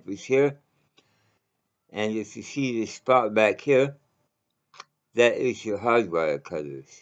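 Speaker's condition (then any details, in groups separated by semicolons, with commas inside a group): Mouth cancer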